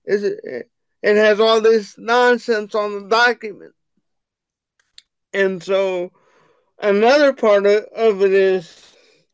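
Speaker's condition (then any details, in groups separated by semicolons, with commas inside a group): Cerebral palsy; wheelchair bound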